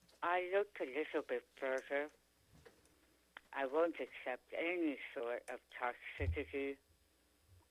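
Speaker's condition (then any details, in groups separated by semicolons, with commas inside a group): Tongue cancer; 3/4 tongue removed by dr. Oxford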